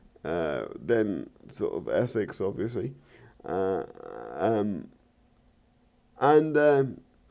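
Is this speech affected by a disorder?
Yes: cerebral palsy.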